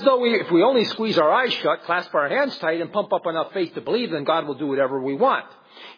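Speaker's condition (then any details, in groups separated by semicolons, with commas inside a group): No condition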